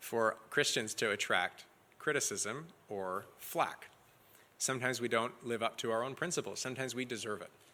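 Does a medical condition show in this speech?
No.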